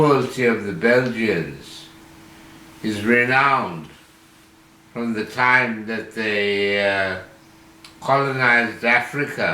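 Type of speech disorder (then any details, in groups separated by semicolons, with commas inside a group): Slurred speech; drug-induced slurred speech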